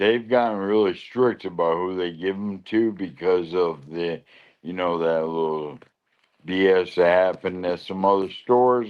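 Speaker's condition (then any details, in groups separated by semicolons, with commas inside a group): Lou Gehrig's disease (ALS)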